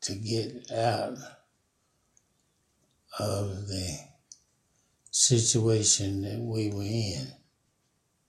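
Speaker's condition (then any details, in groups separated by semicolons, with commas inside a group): Parkinson's; fallen 19 times in yard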